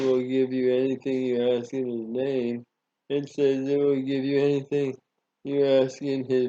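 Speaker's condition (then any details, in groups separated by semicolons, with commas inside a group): Parkinson's disease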